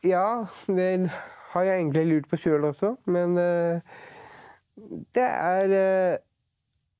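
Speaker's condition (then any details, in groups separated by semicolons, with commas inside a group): Down syndrome; present since birth; age 43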